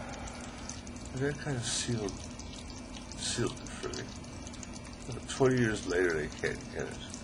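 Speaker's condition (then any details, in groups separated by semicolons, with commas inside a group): ALS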